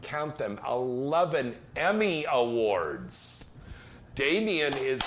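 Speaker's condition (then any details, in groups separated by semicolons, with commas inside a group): No condition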